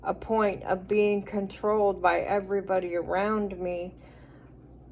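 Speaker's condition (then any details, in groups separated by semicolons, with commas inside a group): Cerebral palsy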